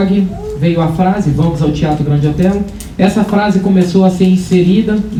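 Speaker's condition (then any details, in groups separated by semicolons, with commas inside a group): No condition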